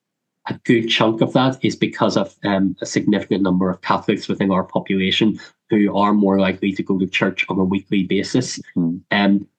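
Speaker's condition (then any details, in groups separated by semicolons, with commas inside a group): Cleft lip and palate; congenital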